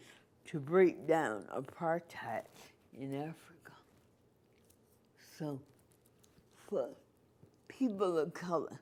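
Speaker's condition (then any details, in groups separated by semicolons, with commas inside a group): Cerebral palsy; cerebral palsy, from birth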